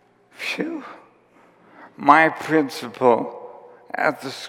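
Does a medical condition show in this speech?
Yes: ALS; onset with tiredness and clumsiness.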